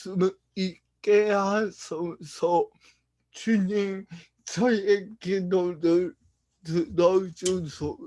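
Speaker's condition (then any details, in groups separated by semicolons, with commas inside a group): Brain lesion disability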